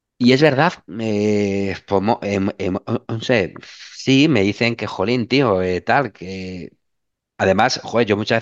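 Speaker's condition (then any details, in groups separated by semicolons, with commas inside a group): Stuttering; since childhood; sometimes stutters more than usual in class, pauses, laughs it off; repeated sounds, prolonged sounds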